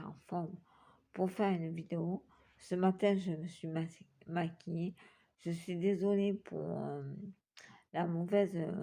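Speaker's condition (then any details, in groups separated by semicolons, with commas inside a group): Multiple sclerosis; back pain cuts off breathing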